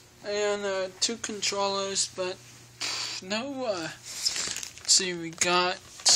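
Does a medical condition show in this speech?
Yes: cerebral palsy.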